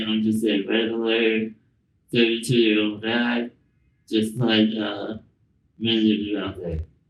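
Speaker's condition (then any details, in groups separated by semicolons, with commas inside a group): Spinal muscular atrophy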